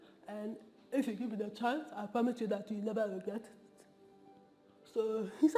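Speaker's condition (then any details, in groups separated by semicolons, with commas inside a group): Cerebral palsy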